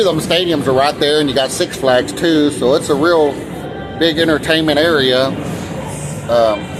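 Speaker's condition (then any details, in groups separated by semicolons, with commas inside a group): No condition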